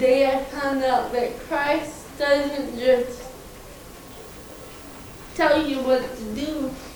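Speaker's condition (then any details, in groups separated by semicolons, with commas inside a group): Cerebral palsy, mild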